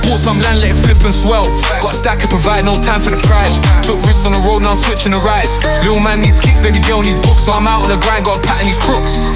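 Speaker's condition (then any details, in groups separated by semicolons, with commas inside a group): No condition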